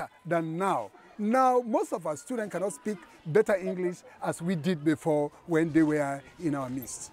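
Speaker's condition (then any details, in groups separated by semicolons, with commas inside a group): No condition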